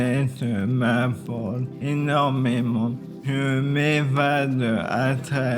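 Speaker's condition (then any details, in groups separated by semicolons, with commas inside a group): ALS (maladie de Charcot)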